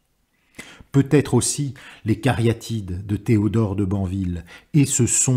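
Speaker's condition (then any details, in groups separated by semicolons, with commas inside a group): No condition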